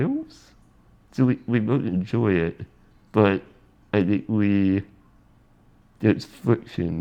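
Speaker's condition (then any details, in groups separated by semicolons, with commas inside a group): Spinal muscular atrophy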